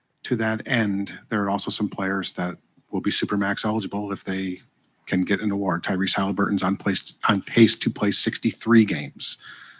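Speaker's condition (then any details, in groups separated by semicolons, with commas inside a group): No condition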